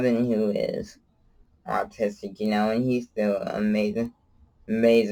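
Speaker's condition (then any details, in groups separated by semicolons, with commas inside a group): Cerebral palsy; from birth, wheelchair user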